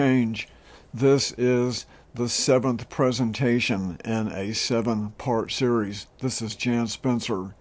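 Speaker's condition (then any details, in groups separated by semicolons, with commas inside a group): No condition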